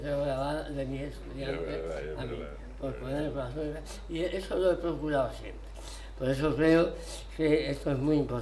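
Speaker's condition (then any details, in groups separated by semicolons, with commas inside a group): Tongue cancer, partial glossectomy; over 25 years since cancer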